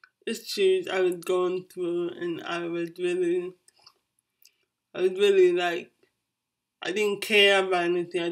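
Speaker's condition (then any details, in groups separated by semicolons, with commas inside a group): Cerebral palsy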